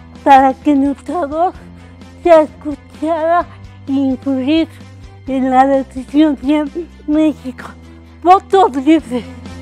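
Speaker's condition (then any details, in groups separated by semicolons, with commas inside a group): Cerebral palsy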